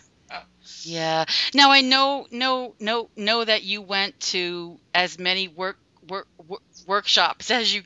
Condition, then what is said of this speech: Stuttering. Because it was a while since I talked, not counting you, because you stutter so little, but people who stutter differently.